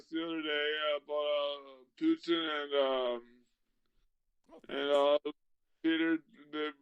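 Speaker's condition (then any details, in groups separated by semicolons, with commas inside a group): Traumatic brain injury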